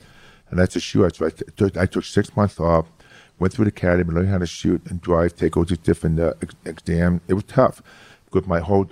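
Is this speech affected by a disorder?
Yes: hearing loss; about 75% hearing loss from close to birth; left ear surgery about 5 years ago, no hearing aid in left ear now, hears much better; severe speech impediment since childhood, very monotone speech, studied phonetics for inflection, improved over years, new york accent.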